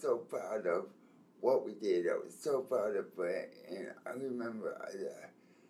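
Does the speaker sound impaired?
Yes: cerebral palsy with spastic quadriplegia; spastic quadriplegia from birth, cannot pedal, inflatable kayak, Freedom Concepts three-wheel tandem, adapted race chair.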